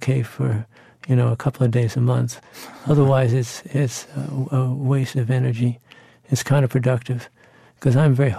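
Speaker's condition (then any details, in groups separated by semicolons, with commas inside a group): Parkinson's disease; voice once decent, now fuzzy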